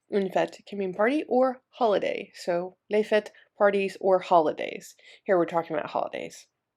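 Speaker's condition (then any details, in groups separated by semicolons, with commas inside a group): No condition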